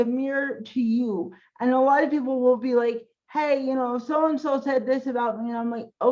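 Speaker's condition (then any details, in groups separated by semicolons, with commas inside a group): Cerebral palsy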